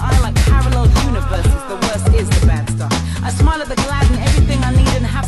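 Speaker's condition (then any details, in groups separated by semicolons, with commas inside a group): No condition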